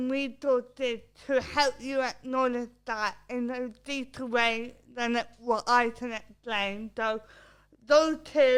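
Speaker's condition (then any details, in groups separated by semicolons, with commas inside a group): Cerebral palsy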